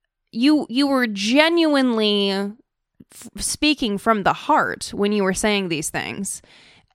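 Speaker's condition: No condition

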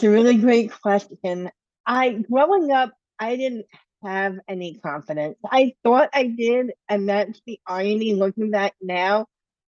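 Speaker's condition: Bilateral cleft lip and palate

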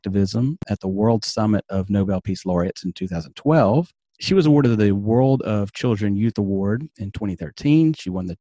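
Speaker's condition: No condition

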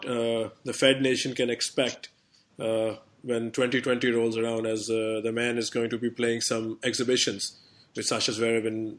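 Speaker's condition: No condition

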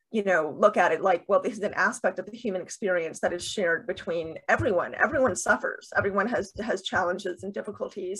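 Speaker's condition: Deafness with cochlear implants, bilateral cochlear implants; two major implant surgeries

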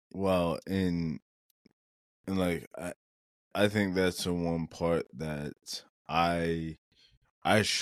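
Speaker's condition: Cerebral palsy; muscles needing relaxation

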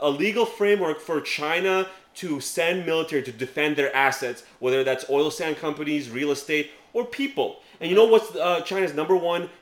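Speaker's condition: No condition

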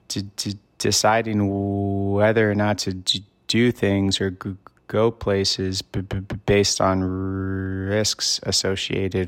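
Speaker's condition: Stuttering; stuttering for most of life, long a major source of shame; saying own name always hard, avoided reading aloud and presenting, hid stuttering; repeated sounds

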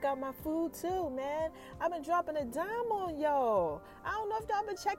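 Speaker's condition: No condition

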